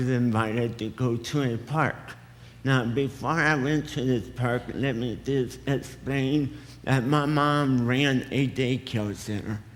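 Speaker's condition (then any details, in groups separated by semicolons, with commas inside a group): Cerebral palsy; affects speech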